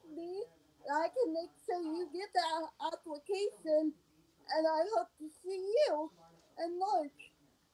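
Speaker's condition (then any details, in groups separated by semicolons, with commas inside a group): Cerebral palsy; onset at 19 days old from encephalitis, high fever and first seizure, 23 years, scoliosis, scoliosis surgery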